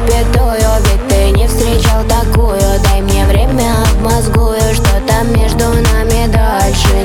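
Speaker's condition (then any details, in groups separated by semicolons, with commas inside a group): No condition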